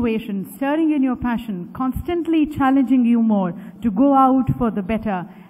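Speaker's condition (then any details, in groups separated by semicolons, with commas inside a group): No condition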